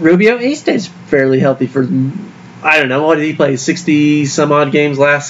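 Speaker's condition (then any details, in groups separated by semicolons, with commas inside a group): No condition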